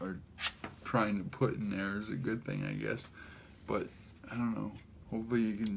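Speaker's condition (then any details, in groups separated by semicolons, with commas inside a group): Cerebral palsy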